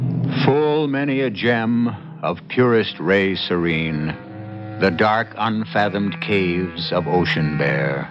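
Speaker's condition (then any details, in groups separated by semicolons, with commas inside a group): No condition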